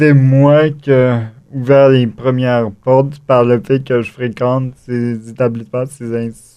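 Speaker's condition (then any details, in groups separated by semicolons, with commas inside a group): Cerebral palsy; acquired, wheelchair user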